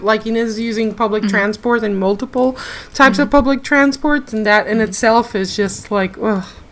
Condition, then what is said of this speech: No condition.